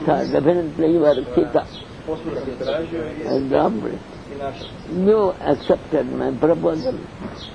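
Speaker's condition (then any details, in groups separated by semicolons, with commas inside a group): Deafness; cannot hear audience questions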